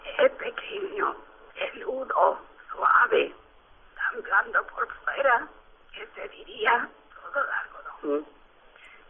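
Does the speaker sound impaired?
Yes: spasmodic dysphonia; vocal fold movement coordination disorder, normal-looking vocal folds; recorded before treatment; clearly difficult, effortful voice, pushing hard from poorly coordinated vocal fold movement.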